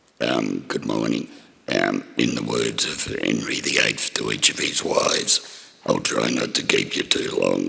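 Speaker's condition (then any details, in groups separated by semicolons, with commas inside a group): Laryngectomy for throat cancer; laryngectomy, voice box removed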